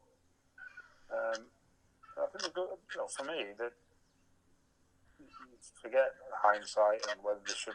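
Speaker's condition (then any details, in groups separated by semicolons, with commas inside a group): No condition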